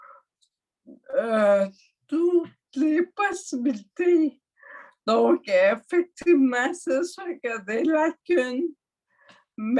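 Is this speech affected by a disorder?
Yes: mild dysarthria.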